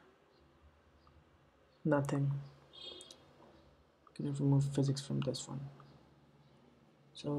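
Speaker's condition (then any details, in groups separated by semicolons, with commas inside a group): No condition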